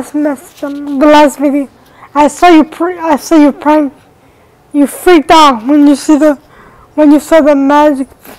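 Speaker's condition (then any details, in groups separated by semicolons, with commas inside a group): Cerebral palsy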